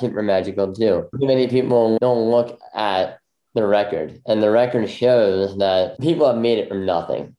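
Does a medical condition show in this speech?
Yes: bilateral cleft lip; congenital bilateral.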